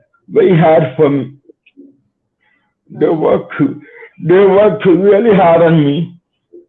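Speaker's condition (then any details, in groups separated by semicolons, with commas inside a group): Cerebral palsy; spastic type, very tight muscles, from birth, types with one finger; slow speech, formerly very impaired, 10-15 years to master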